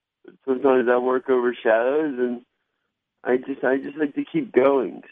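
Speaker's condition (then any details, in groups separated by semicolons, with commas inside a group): Cerebral palsy; mild slur, varies by day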